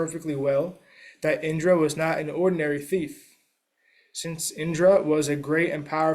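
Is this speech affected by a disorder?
No.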